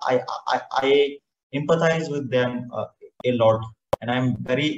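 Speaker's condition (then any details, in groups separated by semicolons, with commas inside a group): Stammering; stammering began around age eight, undiagnosed learning disability, self-diagnosed dyslexia and dyspraxia, motor coordination difficulties; stammering no longer affects everyday life, enjoys stammering now; difficulty articulating and forming sentences, worse in English as non-native language; repeated words, prolonged sounds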